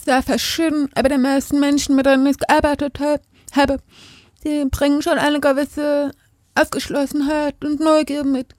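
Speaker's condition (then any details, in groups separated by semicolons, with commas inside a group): Deafness; lip-reads hosts without interpreter, cannot hear podcast, wears Zupack bass backpack at home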